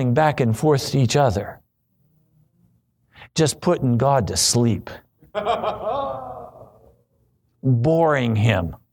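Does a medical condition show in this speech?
No.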